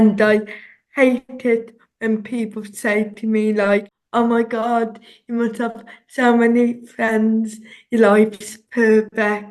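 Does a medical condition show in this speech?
Yes: cerebral palsy; some speech delay.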